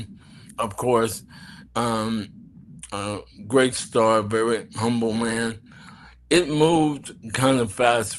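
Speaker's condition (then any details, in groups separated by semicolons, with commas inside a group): ALS; bulbar onset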